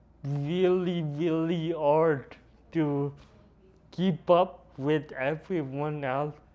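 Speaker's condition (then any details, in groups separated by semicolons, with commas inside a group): Cerebral palsy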